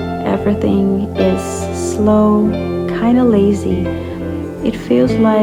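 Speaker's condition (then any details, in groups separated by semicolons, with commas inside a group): No condition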